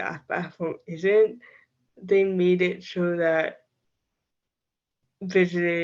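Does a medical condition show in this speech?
Yes: cerebral palsy.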